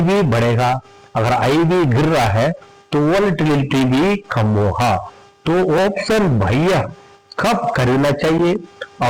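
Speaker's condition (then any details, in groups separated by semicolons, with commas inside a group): No condition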